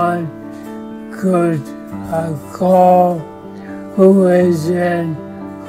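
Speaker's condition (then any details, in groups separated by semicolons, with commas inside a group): ALS; speech onset; about one year since speech onset, daily fatigue; losing clear speech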